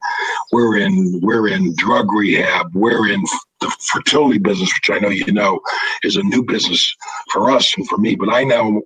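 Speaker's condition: Throat cancer, vocal cords removed; no voice for about five years after vocal cord removal, now partial voice

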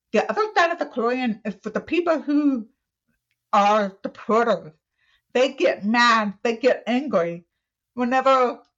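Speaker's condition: Deaf, cochlear implant user; cochlear implant at 33

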